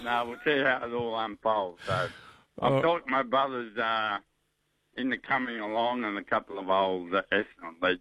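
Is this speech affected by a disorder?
Yes: motor neurone disease; diagnosed, no current treatment or cure.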